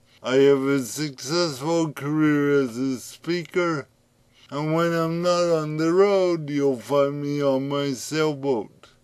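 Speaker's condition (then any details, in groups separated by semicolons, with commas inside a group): Cerebral palsy; from birth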